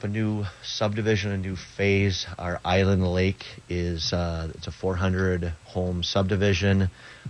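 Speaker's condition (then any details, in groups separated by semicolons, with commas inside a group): No condition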